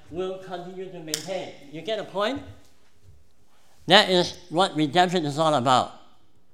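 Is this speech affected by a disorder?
Yes: cleft palate; congenital cleft palate.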